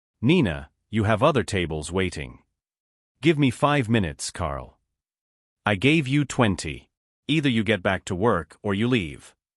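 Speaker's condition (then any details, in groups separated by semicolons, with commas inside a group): No condition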